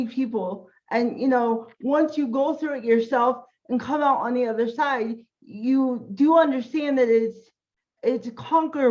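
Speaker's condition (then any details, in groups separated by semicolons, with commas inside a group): Cerebral palsy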